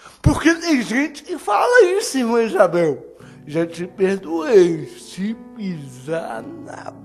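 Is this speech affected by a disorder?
Yes: cerebral palsy; no speech as child.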